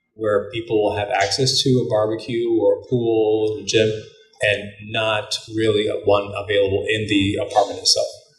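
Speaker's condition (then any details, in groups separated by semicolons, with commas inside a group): No condition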